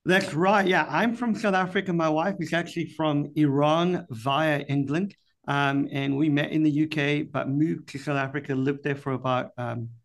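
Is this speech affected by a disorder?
Yes: cleft palate; speech impediment.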